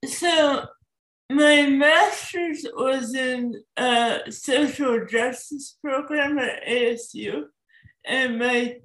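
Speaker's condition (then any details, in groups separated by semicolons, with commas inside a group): Cerebral palsy; cerebral palsy from birth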